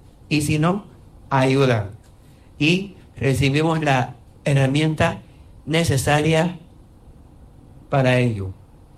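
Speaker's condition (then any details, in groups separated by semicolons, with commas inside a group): Down syndrome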